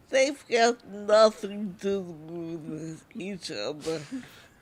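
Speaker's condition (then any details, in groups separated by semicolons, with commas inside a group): Multiple sclerosis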